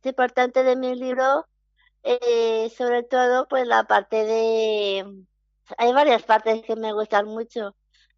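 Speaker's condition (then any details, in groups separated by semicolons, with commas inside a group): Down syndrome; interviewed by telephone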